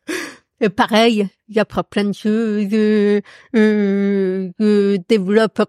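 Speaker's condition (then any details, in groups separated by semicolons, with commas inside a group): Profound congenital deafness; accent from deafness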